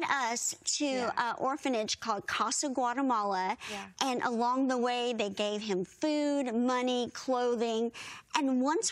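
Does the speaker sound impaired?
Yes: bilateral cleft lip and palate; severe bilateral cleft lip and palate from birth, born in Guatemala mountains, not expected to survive; unable to nurse as infant, once could not speak, needed interpreters, singing voice strong.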